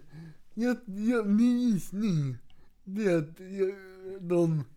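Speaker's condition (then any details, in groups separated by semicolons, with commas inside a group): Cerebral palsy; has two wheelchairs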